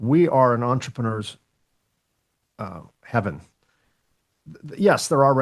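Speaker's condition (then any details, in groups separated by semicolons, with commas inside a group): No condition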